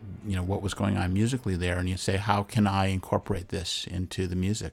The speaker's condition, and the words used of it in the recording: None; typical speech.